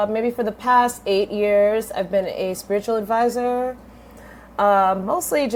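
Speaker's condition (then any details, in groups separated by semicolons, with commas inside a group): No condition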